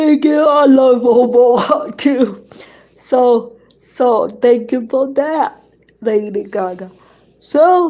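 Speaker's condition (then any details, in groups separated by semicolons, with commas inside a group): Cerebral palsy; present from birth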